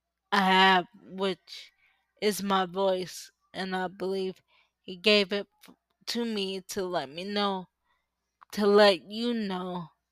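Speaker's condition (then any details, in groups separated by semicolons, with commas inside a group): Cerebral palsy; uses power wheelchair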